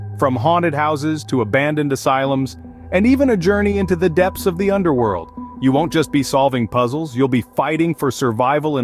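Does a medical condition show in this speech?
No.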